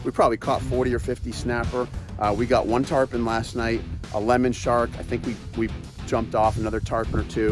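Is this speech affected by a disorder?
No.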